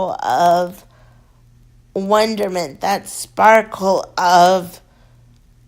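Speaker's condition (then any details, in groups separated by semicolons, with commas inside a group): Cerebral palsy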